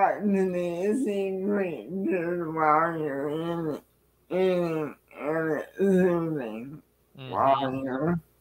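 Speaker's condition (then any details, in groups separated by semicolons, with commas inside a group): Cerebral palsy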